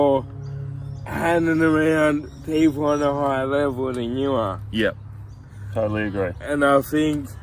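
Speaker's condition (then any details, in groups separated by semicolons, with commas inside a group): Cerebral palsy; from birth, tight muscles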